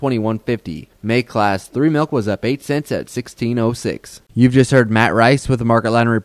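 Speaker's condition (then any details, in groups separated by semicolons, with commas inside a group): No condition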